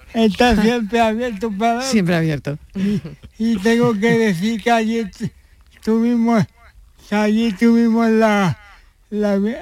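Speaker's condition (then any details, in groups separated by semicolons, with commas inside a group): Cerebral palsy; since birth, needs extra support for daily living activities; attends Aspace Sevilla day centre for stimulation, needs adapted bus to reach centre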